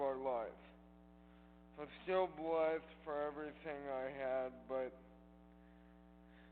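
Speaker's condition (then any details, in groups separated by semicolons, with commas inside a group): Cerebral palsy; from birth, mostly legs, selective dorsal rhizotomy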